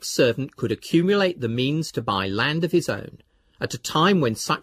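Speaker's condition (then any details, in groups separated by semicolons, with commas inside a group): No condition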